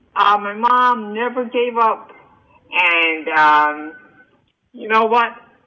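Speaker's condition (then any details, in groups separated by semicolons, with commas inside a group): Cerebral palsy and hearing loss; congenital cerebral palsy and hearing loss from birth, seen by 7-9 doctors in New Jersey, told would never walk; almost 51 years old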